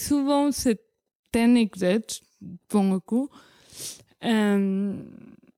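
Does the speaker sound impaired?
Yes: cerebral palsy; leg surgery around age 14 with several medical errors, atypical gait, childhood speech, psychomotor and physiotherapy; all rehabilitation including physiotherapy stopped at age 18, speech and psychomotor therapy stopped earlier.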